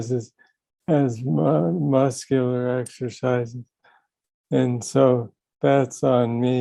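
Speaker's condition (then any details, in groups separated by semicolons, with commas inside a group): Young onset Parkinson's disease; deep brain stimulation implant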